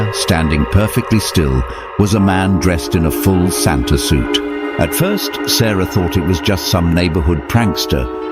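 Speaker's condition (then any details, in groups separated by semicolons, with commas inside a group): No condition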